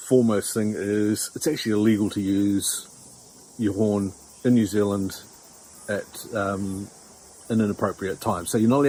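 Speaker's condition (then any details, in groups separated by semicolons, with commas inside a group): No condition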